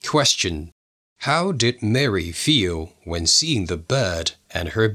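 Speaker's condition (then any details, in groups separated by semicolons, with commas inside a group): No condition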